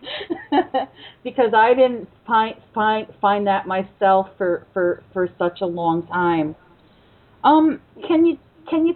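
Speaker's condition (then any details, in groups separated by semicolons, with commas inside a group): Stuttering; stuttering since at least teen years, persisting into adulthood; still stutters; formerly avoided speaking situations, speechless at first self-help group meeting, said name and stutter by fourth or fifth; repeated sounds, repeated words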